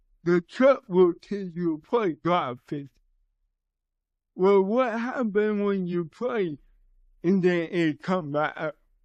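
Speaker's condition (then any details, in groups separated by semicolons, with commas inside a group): Cerebral palsy; from birth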